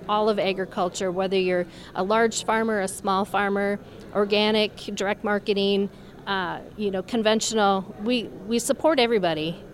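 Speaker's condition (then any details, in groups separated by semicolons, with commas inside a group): No condition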